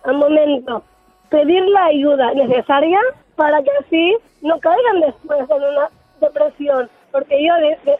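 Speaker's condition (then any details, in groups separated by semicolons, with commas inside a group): Down syndrome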